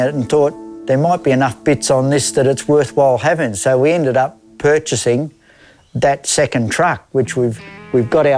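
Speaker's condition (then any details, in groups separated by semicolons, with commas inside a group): No condition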